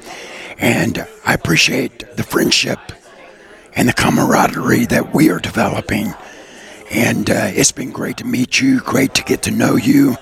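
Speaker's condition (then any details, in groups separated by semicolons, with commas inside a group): Throat cancer survivor; cancer beaten; raspy voice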